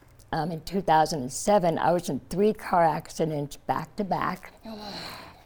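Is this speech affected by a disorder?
Yes: tracheostomy after throat cancer; stage four epiglottis cancer, tumor surgery, chemo and radiation, airway closed, trach placed, partial tongue removal; stoma kept open, three failed surgeries, radiation scar tissue, teeth removed, no saliva glands; breathes through throat hole, speaks by covering hole with thumb, some slurring from tongue surgery.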